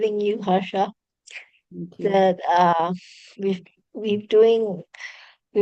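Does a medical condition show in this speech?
Yes: cerebral palsy; spastic quadriplegia, neonatal brain oxygen loss, premature birth.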